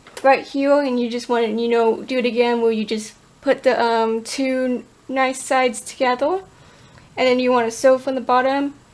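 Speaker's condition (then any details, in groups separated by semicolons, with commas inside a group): No condition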